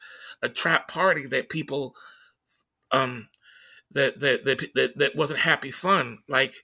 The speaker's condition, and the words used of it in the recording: Stuttering. And thank you for putting up with my stutter.